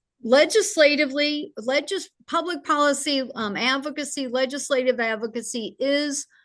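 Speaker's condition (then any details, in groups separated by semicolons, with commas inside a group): No condition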